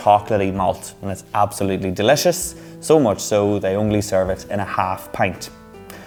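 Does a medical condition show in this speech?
No.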